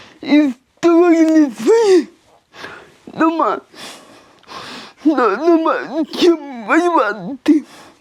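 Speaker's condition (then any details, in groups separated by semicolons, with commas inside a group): Cerebral palsy; childhood form, bedridden nine years in childhood; walks with difficulty, falls sometimes, massage and training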